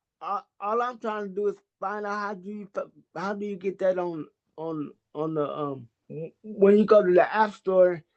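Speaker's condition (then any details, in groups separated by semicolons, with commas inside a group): Cerebral palsy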